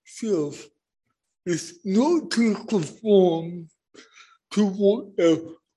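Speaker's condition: Cerebral palsy; born not breathing

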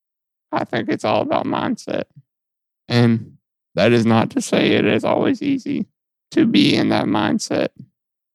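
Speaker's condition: Muscular dystrophy; repositioned in bed by mother

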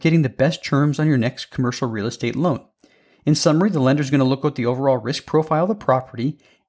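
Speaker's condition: No condition

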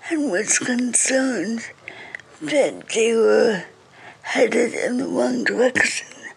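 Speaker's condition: Cerebral palsy; speech affected, reading very slow

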